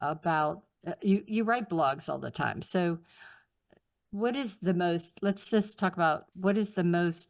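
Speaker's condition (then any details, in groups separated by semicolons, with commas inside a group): No condition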